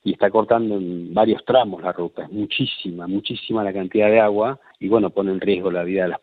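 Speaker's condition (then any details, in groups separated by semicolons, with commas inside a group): No condition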